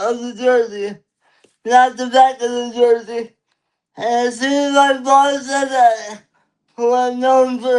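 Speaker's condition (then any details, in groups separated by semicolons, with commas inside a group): Cerebral palsy; lifelong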